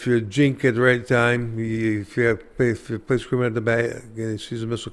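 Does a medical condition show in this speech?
Yes: Parkinson's; Parkinson's attributed to Agent Orange exposure during Vietnam service, walking affected; hard time walking and talking; speech very significantly affected.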